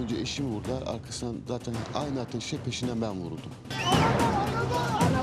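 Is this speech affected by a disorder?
No.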